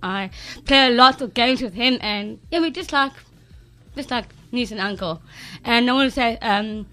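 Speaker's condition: Down syndrome; since birth; adult

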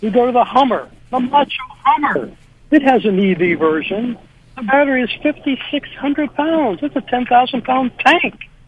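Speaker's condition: No condition

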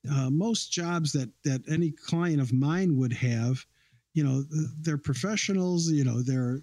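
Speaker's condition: No condition

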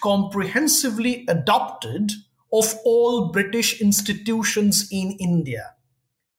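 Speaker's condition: No condition

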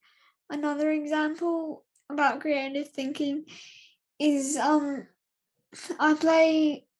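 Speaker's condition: Cerebral palsy; spastic dystonic quadriplegia, limits daily tasks such as getting dressed

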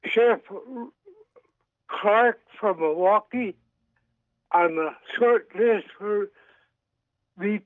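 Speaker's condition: Stroke; hard to talk since stroke

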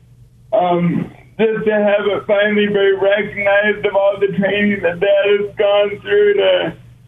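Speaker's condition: Cerebral palsy; brain-muscle disconnect, must consciously control walking, breathing, hand placement

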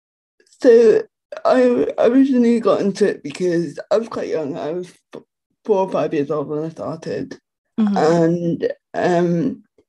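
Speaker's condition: Quadriplegic cerebral palsy; present from birth, muscles move uncontrollably

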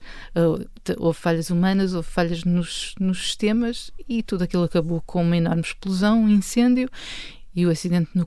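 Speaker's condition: No condition

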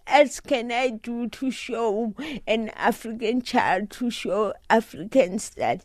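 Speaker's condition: Cerebral palsy; doctors said unable to drive, drives so-called normal automatic car; recently summited Kilimanjaro, trained walking 10 km daily and hiking

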